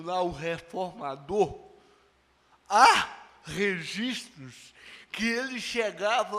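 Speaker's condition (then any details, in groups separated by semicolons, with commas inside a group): Cerebral palsy; no speech as child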